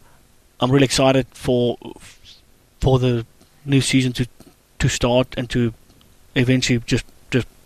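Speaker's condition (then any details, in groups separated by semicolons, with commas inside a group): Stuttering; onset in childhood, persistent, not expected to go away, accepted around age 21-22; avoided speaking and phone calls while growing up, shy about way of speaking; repeated sounds, repeated words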